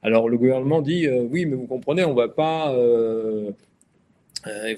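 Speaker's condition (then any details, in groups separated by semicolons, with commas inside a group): No condition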